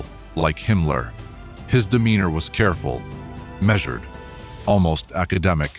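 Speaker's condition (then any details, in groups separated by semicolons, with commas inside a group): No condition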